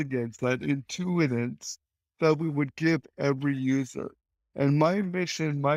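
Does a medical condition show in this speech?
Yes: cerebral palsy.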